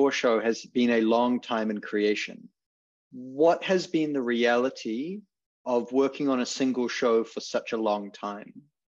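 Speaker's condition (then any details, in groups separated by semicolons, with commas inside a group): No condition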